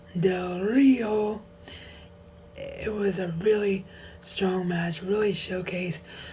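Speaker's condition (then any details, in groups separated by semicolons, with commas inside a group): Cerebral palsy; wheelchair bound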